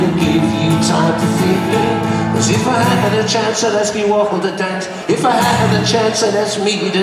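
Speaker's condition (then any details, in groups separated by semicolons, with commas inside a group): No condition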